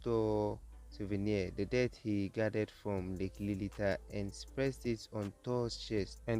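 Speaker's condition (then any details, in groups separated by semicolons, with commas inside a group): No condition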